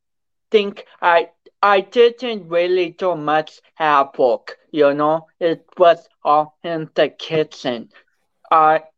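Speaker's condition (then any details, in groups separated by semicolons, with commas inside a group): Cerebral palsy; affects speech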